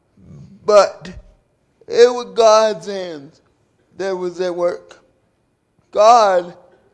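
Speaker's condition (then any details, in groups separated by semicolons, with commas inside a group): Cerebral palsy; 37 years since onset, carried by parents and friends since birth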